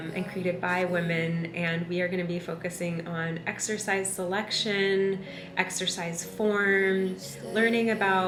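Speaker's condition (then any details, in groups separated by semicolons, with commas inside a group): No condition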